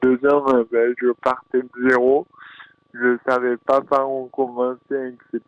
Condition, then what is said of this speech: Dystonia. Donc, la dystonie, c'est une maladie neurologique qui, euh, pour ma part, impacte euh, à des troubles de l'élocution et de la motricité fine.